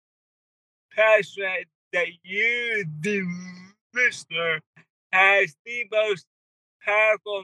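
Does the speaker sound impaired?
Yes: cerebral palsy; wheelchair user, not healed; speech impediment, talks really slow, mind thinks faster than can talk.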